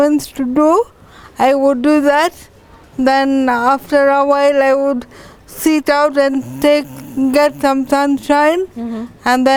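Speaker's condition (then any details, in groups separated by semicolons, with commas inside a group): Cerebral palsy; from birth; 31 years since birth, not walking, stem cell therapy planned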